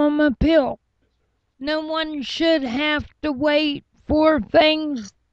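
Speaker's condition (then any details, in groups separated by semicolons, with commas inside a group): Cerebral palsy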